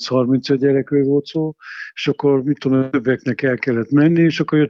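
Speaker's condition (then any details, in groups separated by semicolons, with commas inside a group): No condition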